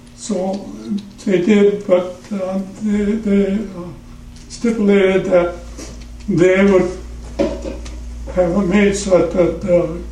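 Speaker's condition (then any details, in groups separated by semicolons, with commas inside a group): Parkinson's; trouble in the throat when speaking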